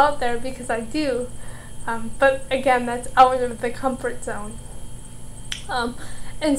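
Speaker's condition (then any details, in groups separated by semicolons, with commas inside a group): Cerebral palsy, mild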